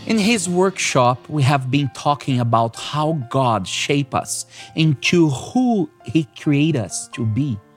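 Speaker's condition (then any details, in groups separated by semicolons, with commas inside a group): No condition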